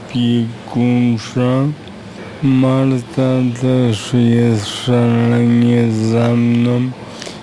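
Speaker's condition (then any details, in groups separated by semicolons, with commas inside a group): Aphasia; no speech for about five years after regaining consciousness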